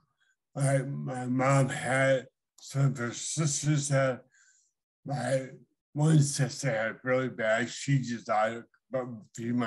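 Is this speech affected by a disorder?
Yes: Huntington disease; inherited; late onset after 40s, strong symptoms, progressing.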